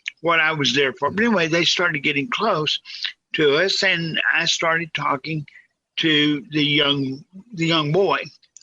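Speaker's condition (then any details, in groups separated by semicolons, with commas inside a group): Cerebral palsy, severe; from birth, quadriplegic, lifelong wheelchair use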